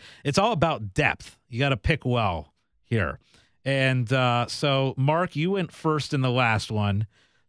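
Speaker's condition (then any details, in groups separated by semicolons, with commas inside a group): No condition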